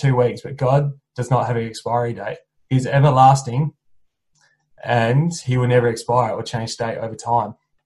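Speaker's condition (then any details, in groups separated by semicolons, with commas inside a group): No condition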